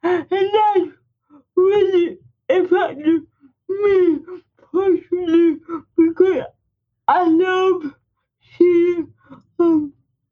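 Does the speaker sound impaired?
Yes: speech impairment; physical disability, uses wheelchair; speech impairment audible to listeners.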